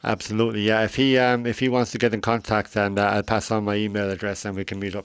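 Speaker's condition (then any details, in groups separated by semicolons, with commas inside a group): Cleft lip and palate; congenital cleft lip and palate, facial difference, operations from early childhood, last surgery at age 17, deviated septum; adult, age 41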